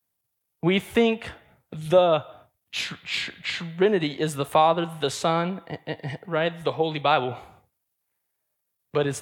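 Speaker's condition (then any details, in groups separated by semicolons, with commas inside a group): Stutter; repeated sounds, prolonged sounds, blocks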